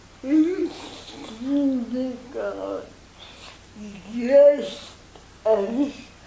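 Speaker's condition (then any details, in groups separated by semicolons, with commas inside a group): Cerebral palsy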